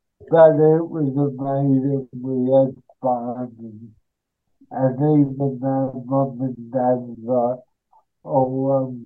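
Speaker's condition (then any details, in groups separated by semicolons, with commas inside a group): Cerebral palsy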